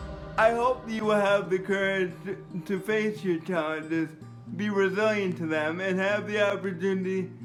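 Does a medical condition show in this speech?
Yes: cerebral palsy.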